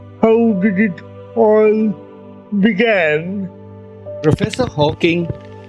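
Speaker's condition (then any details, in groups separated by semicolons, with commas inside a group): Cerebral palsy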